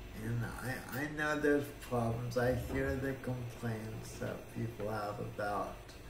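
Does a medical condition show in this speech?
Yes: cerebral palsy; breathing fine.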